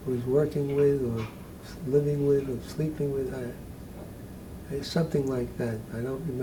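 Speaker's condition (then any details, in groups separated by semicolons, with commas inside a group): Parkinson's disease; very poor memory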